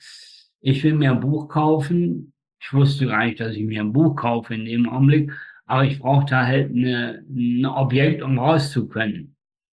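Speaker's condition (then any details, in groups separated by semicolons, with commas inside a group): Spastic tetraparesis, spastic quadriplegia; birth injury, cord around neck, brain oxygen loss up to 15 minutes, four limbs, facial paralysis; speech control difficulties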